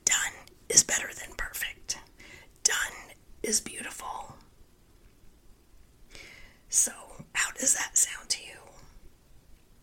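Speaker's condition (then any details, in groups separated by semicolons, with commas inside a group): Spasmodic dysphonia; voice sounds like laryngitis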